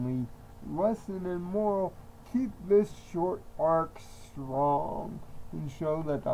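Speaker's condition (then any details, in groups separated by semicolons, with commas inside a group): Cerebral palsy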